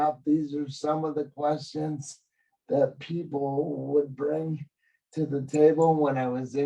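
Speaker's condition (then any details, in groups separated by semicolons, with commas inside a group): Cerebral palsy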